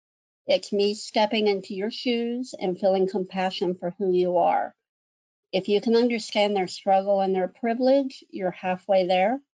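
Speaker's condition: Cleft lip and palate; one or two surgeries a year

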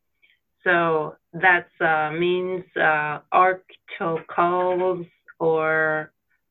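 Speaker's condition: Aphasia after stroke; aphasia from stroke 4 years ago; could not talk at all first week, talking restored by therapist Jennifer Kurtz

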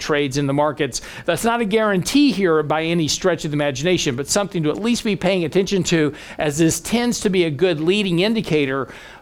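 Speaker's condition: No condition

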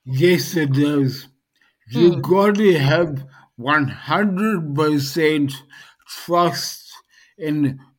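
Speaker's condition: Dysarthria post-stroke; speech highly affected, lost most mobility, vision and hearing also affected; initially unable to communicate by text or voice, often not understood, now more understandable

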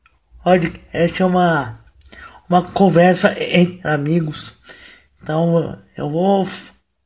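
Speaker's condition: Cerebral palsy, mild; wheelchair user

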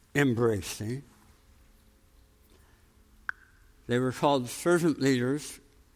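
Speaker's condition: Tongue cancer, jaw reconstruction, osteonecrosis of jaw after radiation; about 13 years since tongue cancer

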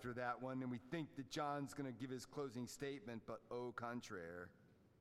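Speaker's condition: No condition

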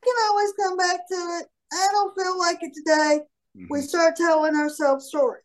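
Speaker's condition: Cerebral palsy; largely independent

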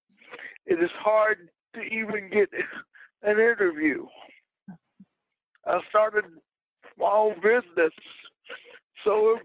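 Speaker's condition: Cerebral palsy; uses wheelchair

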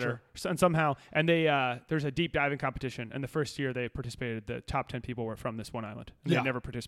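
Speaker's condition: No condition

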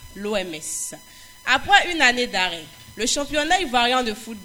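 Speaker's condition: No condition

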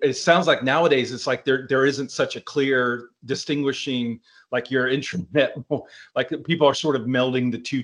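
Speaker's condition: No condition

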